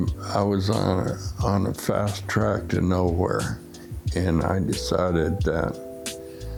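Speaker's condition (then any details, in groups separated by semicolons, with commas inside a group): Essential tremor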